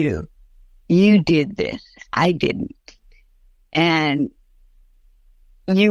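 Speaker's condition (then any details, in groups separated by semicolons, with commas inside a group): Cerebral palsy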